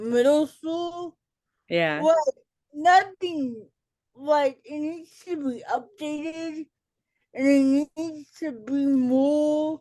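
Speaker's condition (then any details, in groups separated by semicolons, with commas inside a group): Cerebral palsy; childhood speech delay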